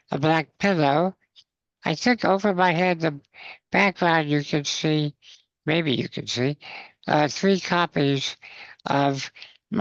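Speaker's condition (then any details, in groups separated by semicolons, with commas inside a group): Spinal muscular atrophy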